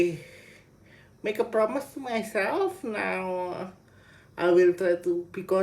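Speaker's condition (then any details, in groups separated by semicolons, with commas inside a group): Cerebral palsy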